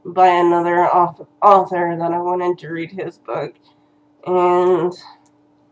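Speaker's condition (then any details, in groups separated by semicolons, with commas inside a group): Cerebral palsy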